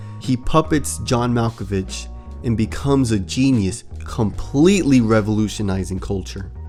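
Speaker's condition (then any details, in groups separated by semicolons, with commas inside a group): No condition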